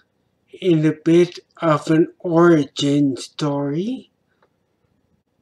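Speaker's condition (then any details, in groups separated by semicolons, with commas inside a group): Traumatic brain injury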